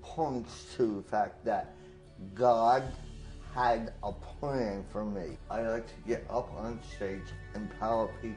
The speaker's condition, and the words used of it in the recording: Tracheostomy. But because of my voice challenge, I'm concerned that when I talk to people, they're going to treat me as being dumb or stupid or retarded.